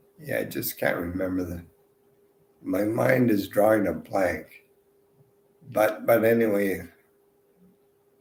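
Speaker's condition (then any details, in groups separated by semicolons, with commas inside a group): Multiple sclerosis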